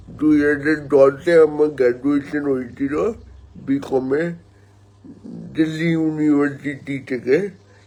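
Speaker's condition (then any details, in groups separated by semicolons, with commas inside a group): Cerebral palsy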